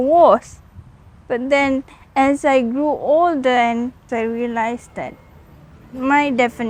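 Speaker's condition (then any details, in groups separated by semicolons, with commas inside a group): Cerebral palsy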